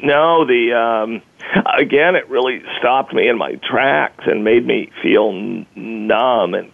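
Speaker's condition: Spasmodic dysphonia; sudden onset

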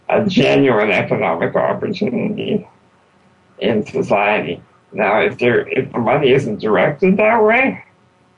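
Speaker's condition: Spinal muscular atrophy; complete quadriplegia from spinal muscular atrophy

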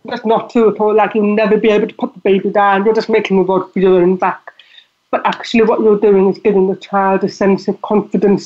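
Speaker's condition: Deafness; relies on lip reading

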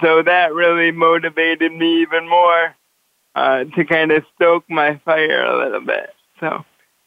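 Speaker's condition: Cerebral palsy; walks with walker

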